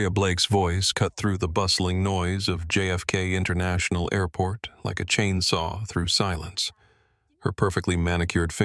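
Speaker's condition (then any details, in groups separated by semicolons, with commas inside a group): No condition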